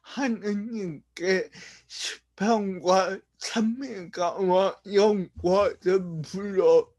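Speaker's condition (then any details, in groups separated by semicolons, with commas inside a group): Brain lesion disability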